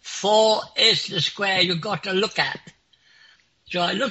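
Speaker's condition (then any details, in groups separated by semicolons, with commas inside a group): Clinically deaf; clinically deaf since school age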